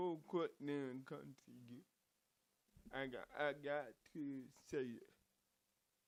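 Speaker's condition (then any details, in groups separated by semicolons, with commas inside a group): Cerebral palsy; from birth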